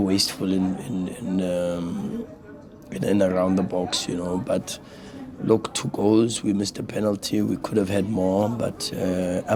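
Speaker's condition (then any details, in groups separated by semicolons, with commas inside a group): No condition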